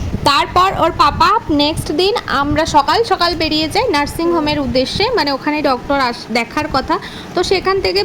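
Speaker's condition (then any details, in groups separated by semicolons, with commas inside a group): No condition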